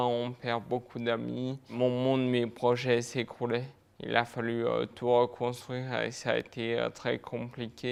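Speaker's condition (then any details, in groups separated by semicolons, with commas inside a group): Multiple sclerosis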